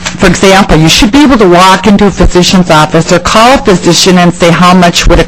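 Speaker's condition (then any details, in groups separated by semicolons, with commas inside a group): No condition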